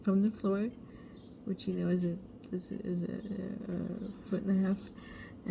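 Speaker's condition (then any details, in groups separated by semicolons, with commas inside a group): Cerebral palsy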